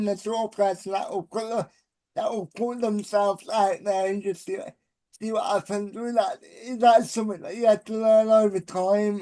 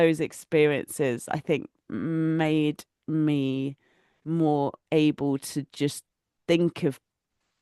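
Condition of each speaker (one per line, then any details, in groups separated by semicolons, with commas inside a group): Cerebral palsy; arms affected, left hand usable; distinctive speech pattern, different voice
No condition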